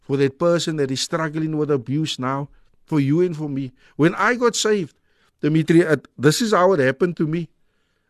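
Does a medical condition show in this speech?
No.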